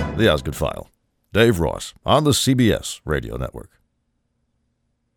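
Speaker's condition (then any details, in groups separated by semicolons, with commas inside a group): No condition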